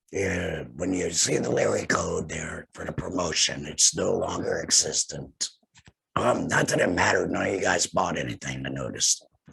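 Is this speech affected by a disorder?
Yes: laryngectomy; swallowing difficult, dentures slur s sounds.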